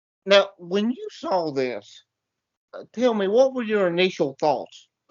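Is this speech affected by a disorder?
Yes: cerebral palsy; reports speaking clearly.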